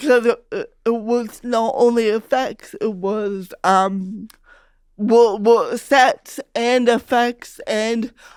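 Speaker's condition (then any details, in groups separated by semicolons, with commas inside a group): Cerebral palsy; speech sounds unusual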